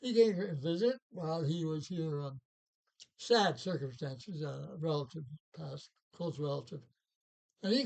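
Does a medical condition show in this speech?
Yes: Parkinson's.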